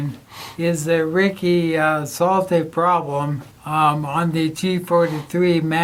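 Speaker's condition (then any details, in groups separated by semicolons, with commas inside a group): ALS; investigational therapies; voice gone, dysarthria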